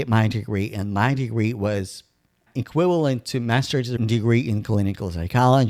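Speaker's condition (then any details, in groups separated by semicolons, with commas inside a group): No condition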